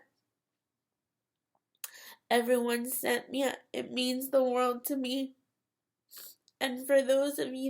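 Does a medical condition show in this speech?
Yes: cerebral palsy.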